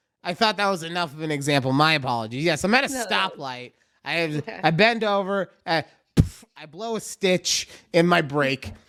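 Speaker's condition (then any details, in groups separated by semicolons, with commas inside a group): No condition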